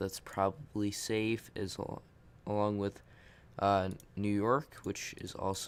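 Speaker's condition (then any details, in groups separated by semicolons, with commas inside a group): No condition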